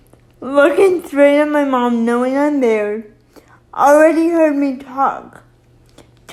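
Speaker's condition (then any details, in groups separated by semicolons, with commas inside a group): Cerebral palsy; uses wheelchair; can speak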